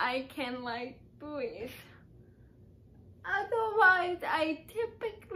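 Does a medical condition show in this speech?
Yes: cerebral palsy; uses crutches.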